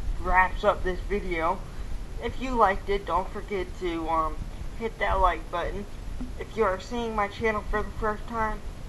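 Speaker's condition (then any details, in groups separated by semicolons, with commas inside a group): Cerebral palsy, mild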